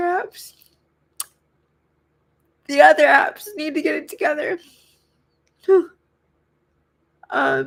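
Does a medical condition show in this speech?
Yes: spastic quadriplegic cerebral palsy.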